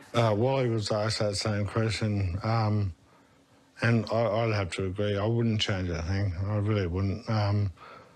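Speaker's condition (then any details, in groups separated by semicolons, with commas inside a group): Motor neurone disease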